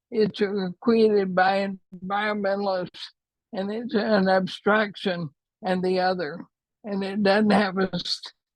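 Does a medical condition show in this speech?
Yes: ALS; affects hands and voice; trouble speaking, voice affected.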